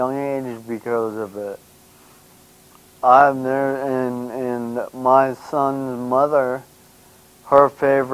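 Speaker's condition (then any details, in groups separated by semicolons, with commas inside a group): Brain injury; slurred speech, partly unintelligible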